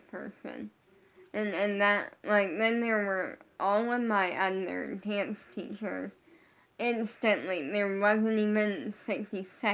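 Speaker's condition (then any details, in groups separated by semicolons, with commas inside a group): Brain injury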